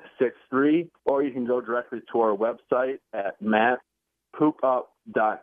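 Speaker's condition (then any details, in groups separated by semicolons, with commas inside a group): No condition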